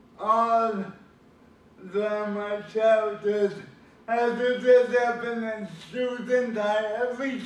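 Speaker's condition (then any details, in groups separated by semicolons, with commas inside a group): Cerebral palsy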